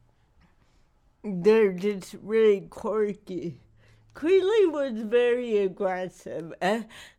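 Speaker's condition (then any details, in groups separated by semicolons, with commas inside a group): Cerebral palsy; wears down with age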